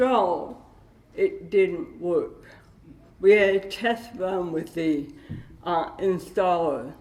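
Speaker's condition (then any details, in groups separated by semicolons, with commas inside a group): Cerebral palsy with dystonia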